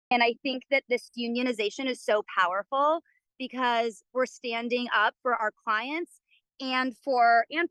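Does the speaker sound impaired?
No.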